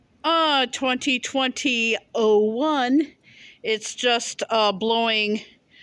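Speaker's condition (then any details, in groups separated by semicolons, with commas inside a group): No condition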